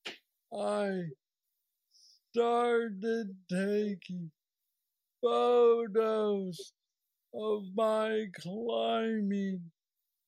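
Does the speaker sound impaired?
Yes: Parkinson's disease; about 9 years since diagnosis, most aggressive form, still progressing, no plateau, mobility struggles.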